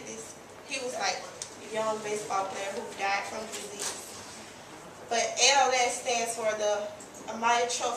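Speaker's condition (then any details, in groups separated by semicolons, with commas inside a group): No condition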